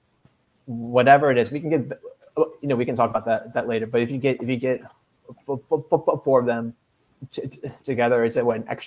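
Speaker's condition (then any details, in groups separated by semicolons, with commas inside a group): Stuttering; person who stutters; quite a few stuttering moments expected throughout conversation, part of how speech sometimes goes; repeated sounds, repeated words, prolonged sounds, blocks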